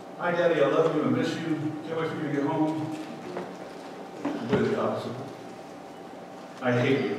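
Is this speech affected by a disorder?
No.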